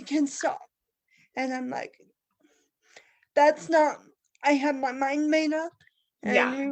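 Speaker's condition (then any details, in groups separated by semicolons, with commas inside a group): Cerebral palsy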